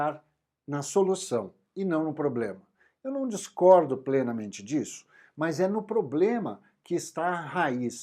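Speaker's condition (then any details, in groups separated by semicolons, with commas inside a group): No condition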